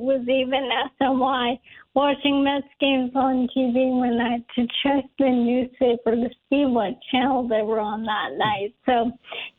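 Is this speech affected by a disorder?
Yes: ALS; diagnosed a while back.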